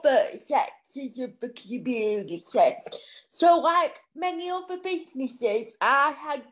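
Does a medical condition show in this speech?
Yes: cerebral palsy.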